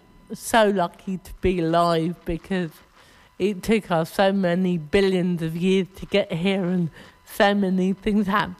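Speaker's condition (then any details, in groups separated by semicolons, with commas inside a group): Cerebral palsy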